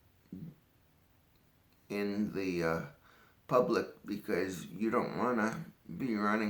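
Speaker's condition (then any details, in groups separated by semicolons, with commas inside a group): Cerebral palsy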